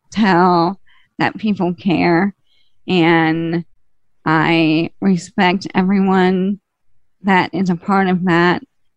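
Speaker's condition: ALS, slow progressing

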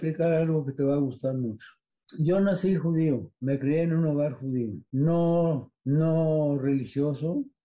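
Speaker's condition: Parkinson's disease; no tremor

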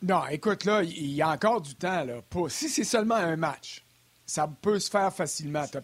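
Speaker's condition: No condition

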